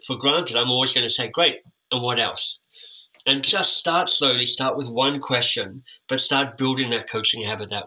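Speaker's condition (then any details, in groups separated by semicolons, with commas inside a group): Cleft lip and palate; time with an orthodontist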